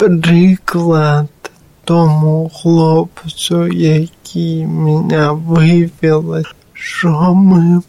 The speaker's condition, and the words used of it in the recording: Cerebral palsy. Внутрішня я навіть не слышу дефект речі.